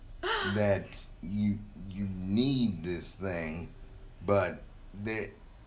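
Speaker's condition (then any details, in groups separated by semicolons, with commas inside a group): Cerebral palsy; coordination affected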